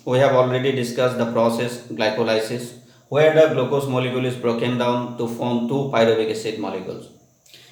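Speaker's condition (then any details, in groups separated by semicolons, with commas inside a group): No condition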